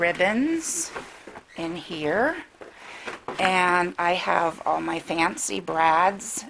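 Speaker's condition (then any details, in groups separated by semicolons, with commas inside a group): No condition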